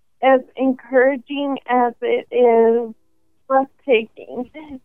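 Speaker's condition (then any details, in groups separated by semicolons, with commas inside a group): ALS; clinic team includes speech and respiratory therapists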